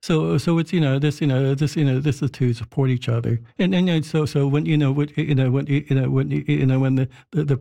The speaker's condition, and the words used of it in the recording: Stuttering. The primary characteristic is what I'm doing now, and that's the repetitions, prolongations, and blocks.